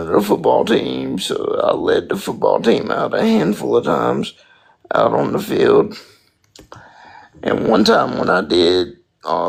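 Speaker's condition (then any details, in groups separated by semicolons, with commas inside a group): Spastic quadriplegic cerebral palsy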